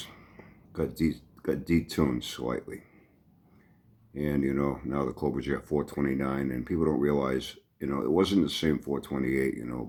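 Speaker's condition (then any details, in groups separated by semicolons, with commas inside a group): No condition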